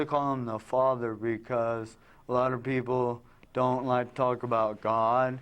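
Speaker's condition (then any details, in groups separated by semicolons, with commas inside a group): Traumatic brain injury; now talking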